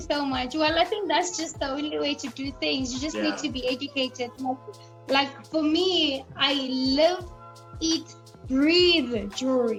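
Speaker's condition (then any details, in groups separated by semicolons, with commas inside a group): No condition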